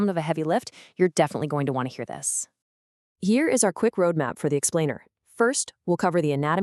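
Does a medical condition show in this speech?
No.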